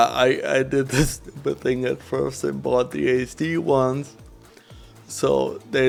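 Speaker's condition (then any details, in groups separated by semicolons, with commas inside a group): Cerebral palsy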